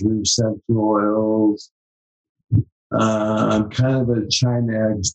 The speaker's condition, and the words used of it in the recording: ALS (motor neuron disease). Please excuse my slurred speech, but that's one of the things that happens with ALS.